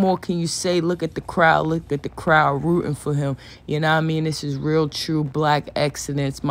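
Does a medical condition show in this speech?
No.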